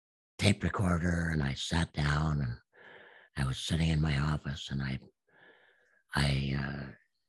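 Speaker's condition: Absent vocal cords; self-taught speech over about ten years, sounds made first then shaped by mouth, slight hoarseness, unique voice

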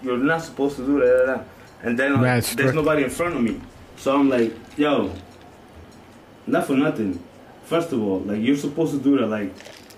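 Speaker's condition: No condition

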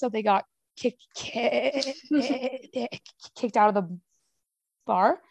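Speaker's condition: Stutter; past speech therapy, used fluency strategies, phone listener once thought the line was cutting out; stutters openly all the time, uses strategies less than before; stutters through words, speech improves with drinking; repeated sounds, prolonged sounds, blocks

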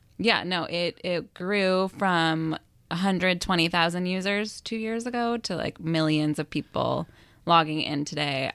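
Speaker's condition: No condition

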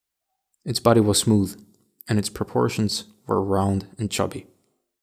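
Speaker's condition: No condition

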